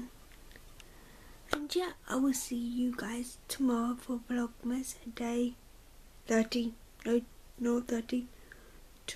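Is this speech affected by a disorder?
Yes: cerebral palsy.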